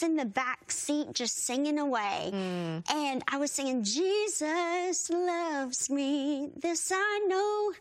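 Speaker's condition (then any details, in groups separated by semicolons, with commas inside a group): Bilateral cleft lip and palate, severe; poor childhood speech, needed interpreters to speak, strong singing voice, not expected to hear or speak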